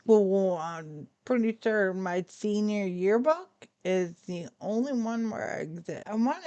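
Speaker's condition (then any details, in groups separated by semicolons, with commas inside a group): Friedreich's ataxia; affected, worse late at night with worse ataxia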